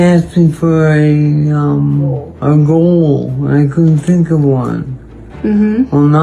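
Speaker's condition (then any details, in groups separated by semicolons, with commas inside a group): Parkinson's; over 40 years since onset, home physical therapy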